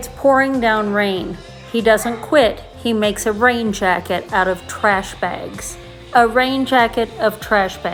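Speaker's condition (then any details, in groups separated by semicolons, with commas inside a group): No condition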